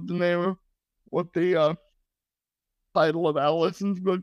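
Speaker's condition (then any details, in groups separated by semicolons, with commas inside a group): Cerebral palsy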